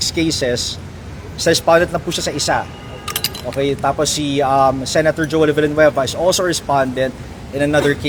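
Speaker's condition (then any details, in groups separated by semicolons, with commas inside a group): No condition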